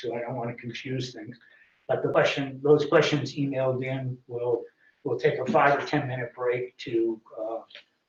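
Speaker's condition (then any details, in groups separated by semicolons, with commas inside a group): No condition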